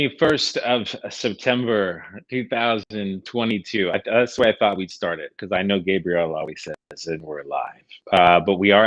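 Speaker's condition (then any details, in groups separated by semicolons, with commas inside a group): No condition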